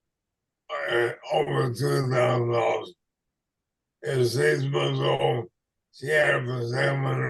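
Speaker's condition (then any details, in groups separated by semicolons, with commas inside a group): ALS/MND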